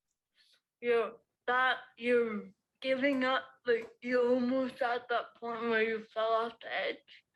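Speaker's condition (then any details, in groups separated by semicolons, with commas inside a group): Cerebral palsy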